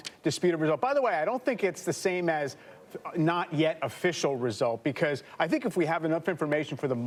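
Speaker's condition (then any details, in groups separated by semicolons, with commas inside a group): No condition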